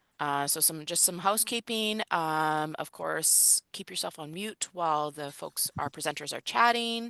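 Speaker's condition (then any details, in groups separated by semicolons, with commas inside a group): No condition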